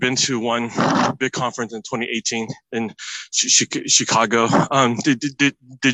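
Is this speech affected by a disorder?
Yes: stuttering; stuttering since at least high school; here repeated sounds.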